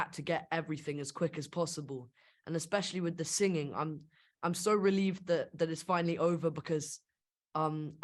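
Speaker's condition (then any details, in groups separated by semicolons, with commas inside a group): No condition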